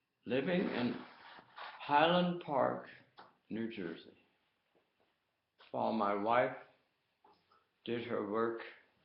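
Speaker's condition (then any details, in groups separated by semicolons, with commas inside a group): Tongue cancer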